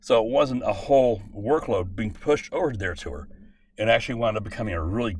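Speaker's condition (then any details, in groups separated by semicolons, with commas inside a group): No condition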